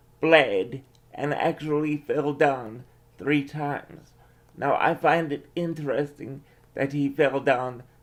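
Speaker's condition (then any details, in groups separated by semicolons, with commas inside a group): Cerebral palsy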